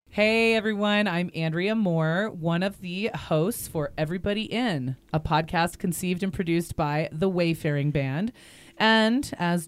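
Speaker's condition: No condition

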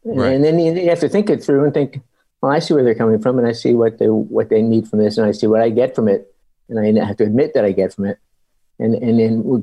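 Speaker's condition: Parkinson's disease; earlier struggled to recall and speak script lines

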